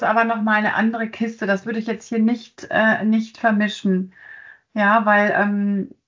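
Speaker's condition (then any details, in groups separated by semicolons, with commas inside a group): No condition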